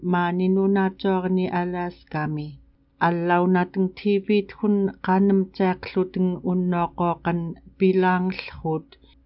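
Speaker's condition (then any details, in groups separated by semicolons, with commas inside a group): No condition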